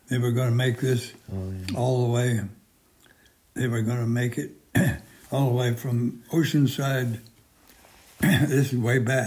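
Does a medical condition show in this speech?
Yes: Parkinson's; severe, says unable to move anything.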